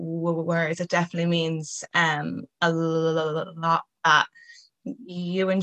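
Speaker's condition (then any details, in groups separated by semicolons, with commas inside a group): Stuttering; onset at age 3, inherited from mother who also stutters, more covertly; more severe than mother's; repeated sounds, prolonged sounds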